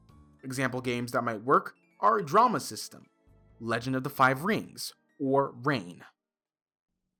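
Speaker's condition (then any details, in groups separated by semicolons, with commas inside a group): No condition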